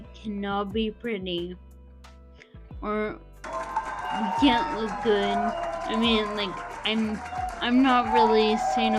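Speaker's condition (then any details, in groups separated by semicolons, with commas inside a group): Friedreich's ataxia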